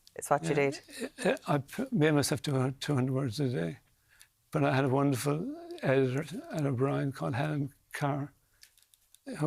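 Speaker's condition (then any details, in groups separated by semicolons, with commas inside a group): Early onset Parkinson's disease; early onset form, deep brain stimulation surgery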